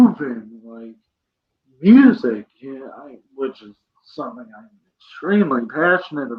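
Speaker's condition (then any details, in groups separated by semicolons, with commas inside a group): Cerebral palsy; present from birth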